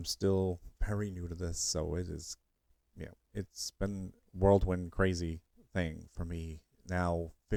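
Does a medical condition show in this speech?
No.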